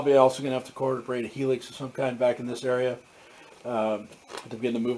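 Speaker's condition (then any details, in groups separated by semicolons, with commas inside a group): No condition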